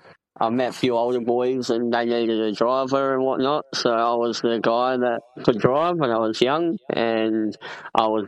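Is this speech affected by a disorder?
Yes: cleft palate; congenital.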